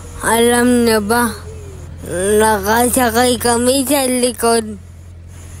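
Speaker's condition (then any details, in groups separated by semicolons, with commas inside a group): Cerebral palsy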